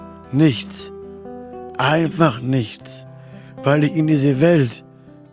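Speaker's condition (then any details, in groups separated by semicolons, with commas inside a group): Down syndrome; trisomy 21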